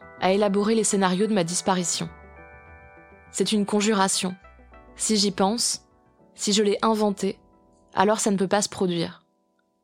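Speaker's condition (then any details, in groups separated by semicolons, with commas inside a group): No condition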